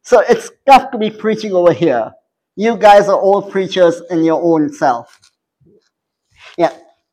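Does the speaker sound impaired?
Yes: cleft palate; congenital cleft palate.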